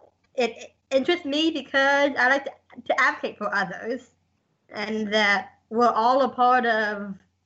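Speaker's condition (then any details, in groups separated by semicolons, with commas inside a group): Down syndrome; significant congenital heart condition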